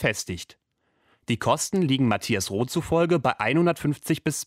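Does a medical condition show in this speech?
No.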